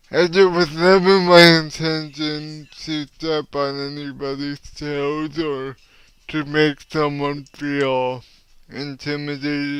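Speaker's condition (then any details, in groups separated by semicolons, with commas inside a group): Cerebral palsy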